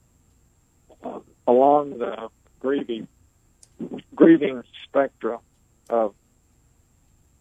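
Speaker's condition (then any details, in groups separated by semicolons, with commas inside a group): ALS, speech-generating device; motor neuron loss, progressive paralysis with sensation intact, pain with paralysis; about 17 to 20 years since onset, uses wheelchair, approaching total paralysis; barely able to speak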